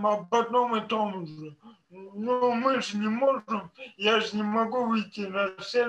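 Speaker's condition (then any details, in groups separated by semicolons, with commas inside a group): Cerebral palsy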